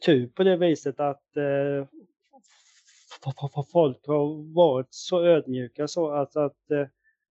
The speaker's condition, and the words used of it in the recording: Stuttering. Nu, nu pratar jag, jag, jag är ändå rätt bra nu.